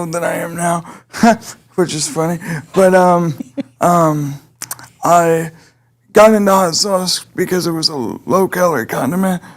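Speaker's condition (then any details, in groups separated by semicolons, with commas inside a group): Cerebral palsy; able to speak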